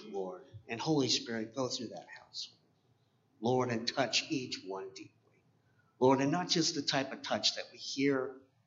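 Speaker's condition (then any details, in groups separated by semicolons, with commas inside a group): Cleft palate; congenital cleft palate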